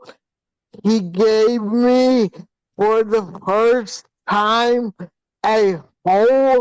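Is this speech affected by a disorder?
Yes: hydrocephalus with shunt failure.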